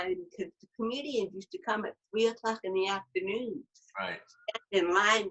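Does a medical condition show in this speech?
Yes: cerebral palsy.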